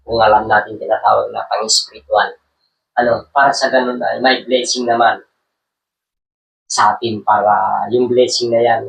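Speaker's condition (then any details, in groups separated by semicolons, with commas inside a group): No condition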